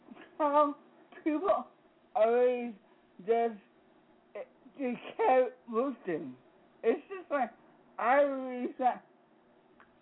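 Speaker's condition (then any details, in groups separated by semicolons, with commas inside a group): Speech impediment; sometimes gets stuck, breath won't push words out, speech very clear today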